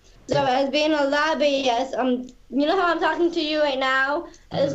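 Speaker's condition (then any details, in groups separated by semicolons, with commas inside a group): Down syndrome; reads and speaks better than sings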